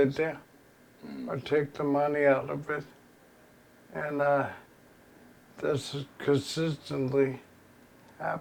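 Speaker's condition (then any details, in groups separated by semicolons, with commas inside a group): ALS; progressive terminal illness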